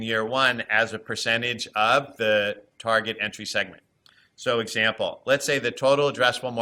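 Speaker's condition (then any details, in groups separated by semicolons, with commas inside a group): No condition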